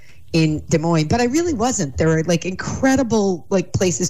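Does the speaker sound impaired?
No.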